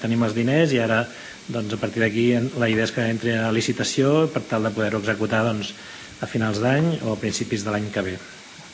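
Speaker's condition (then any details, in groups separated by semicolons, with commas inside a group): No condition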